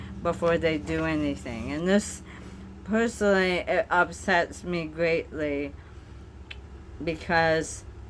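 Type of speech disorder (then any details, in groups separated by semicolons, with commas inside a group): Slurred speech; bulbar ALS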